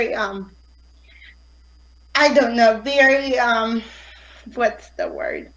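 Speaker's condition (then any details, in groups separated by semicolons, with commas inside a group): Cerebral palsy; affects fine motor skills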